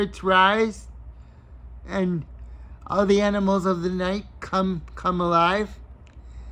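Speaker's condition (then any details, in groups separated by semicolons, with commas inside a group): Cerebral palsy; voice excited at first, then calms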